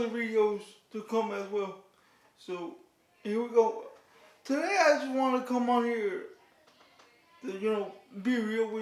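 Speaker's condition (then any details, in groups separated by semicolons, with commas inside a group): Cerebral palsy; declined offered surgery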